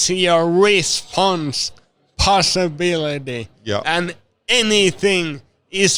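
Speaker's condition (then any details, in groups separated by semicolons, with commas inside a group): Severe traumatic brain injury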